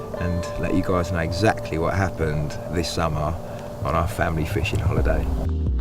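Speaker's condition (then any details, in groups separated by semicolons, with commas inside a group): No condition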